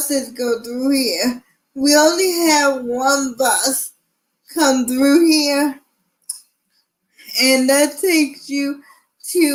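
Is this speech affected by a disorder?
Yes: cerebral palsy.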